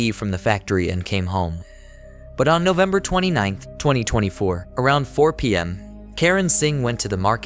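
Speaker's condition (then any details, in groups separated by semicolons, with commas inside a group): No condition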